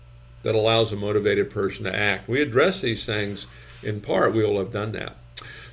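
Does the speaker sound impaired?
No.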